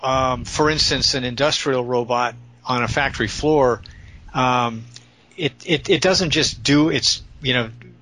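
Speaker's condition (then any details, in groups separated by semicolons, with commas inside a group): No condition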